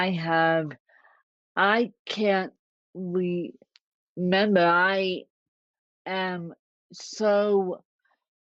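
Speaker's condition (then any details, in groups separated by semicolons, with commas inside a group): Cerebral palsy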